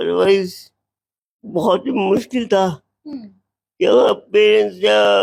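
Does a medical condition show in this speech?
Yes: cerebral palsy.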